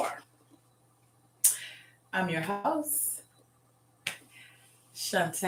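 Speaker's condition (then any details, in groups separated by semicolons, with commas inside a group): No condition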